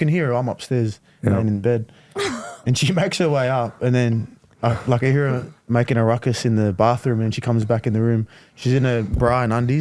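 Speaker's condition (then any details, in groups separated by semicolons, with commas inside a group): No condition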